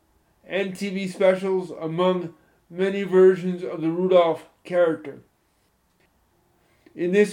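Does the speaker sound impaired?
Yes: spastic cerebral palsy, moderate; from spinal meningitis at birth, born two months premature, primarily affects legs.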